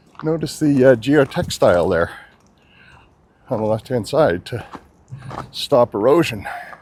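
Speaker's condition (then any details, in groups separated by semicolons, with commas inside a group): No condition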